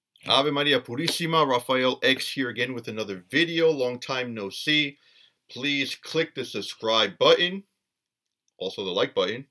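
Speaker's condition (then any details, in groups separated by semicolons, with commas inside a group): No condition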